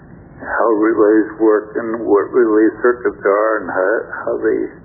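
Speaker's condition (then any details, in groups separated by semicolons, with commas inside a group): Stroke affecting throat muscles; much mobility recovered with therapy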